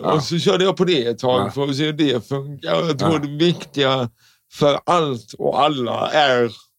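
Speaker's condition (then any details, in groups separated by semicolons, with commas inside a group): Cerebral palsy; speech impediment, sounds not quite like others, speech therapy in childhood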